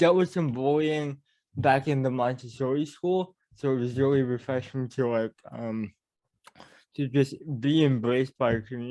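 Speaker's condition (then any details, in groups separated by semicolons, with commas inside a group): Cerebral palsy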